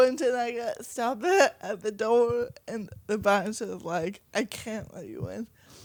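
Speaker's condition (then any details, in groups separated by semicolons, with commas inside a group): Cerebral palsy, mild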